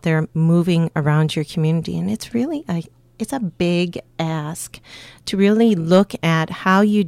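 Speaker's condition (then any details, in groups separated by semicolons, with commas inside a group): No condition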